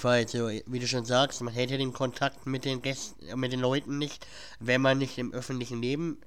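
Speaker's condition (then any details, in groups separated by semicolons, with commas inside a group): Cleft palate; cleft palate audible in speech, plus cold at recording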